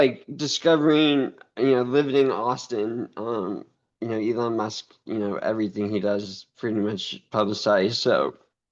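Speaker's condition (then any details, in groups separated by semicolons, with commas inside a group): ALS; cannot speak, types via brain implant, uses cloned voice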